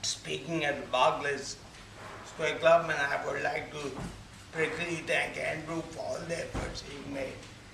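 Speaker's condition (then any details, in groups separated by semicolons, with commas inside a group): Friedreich's ataxia; Friedreich's ataxia, progressive, lower limbs affected; wheelchair user, diagnosed around age 20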